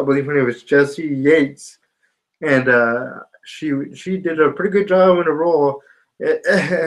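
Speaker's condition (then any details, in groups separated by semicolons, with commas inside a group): Spastic quadriplegia cerebral palsy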